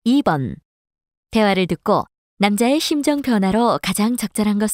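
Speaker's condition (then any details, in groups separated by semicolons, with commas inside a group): No condition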